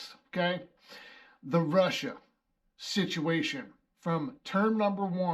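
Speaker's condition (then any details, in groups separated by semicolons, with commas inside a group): No condition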